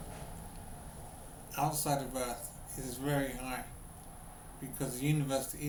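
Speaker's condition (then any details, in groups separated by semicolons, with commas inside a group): Brain injury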